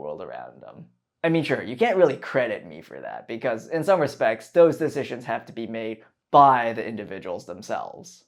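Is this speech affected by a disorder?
No.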